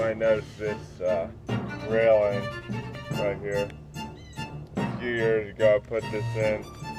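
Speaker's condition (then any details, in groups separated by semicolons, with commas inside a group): Cerebral palsy; spastic, affects walking and legs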